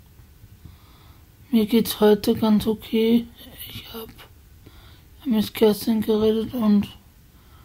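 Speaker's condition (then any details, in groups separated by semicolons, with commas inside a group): Spasticity from birth; multiple sclerosis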